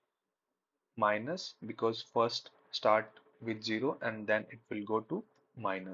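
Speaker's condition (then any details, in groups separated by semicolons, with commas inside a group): No condition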